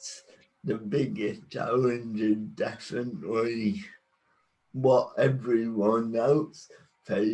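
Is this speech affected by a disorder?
Yes: cerebral palsy.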